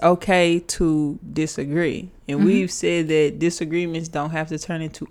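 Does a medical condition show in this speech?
No.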